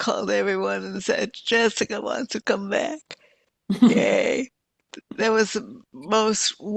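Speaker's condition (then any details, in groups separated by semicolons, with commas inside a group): Multiple sclerosis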